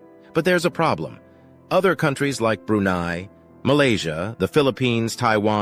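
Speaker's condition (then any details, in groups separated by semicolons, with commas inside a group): No condition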